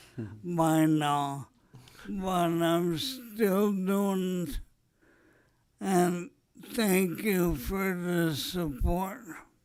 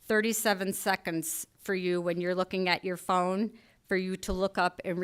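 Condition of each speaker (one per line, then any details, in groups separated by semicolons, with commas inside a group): ALS; still able to speak despite expected voice loss
No condition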